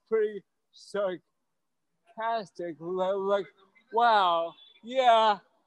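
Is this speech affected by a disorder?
Yes: stuttering; stutter since at least college years, once severe, stuttered every word of first talk at OU campus ministry; stutters less than in earlier years; milder now, still stutters; here repeated sounds, blocks.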